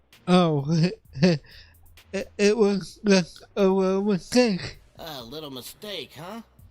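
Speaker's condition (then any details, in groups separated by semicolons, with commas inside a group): Cerebral palsy; affects voice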